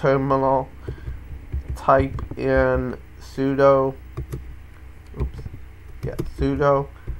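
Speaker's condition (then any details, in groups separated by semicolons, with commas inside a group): Cerebral palsy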